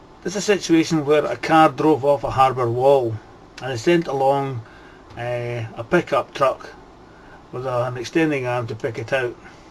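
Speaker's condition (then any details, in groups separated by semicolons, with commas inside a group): No condition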